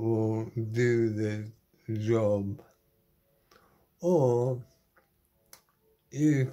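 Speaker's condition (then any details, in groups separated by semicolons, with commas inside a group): Motor neuron disease; terminal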